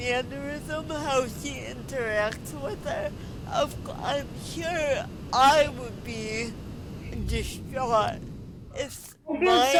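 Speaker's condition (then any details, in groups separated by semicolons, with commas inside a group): Cerebral palsy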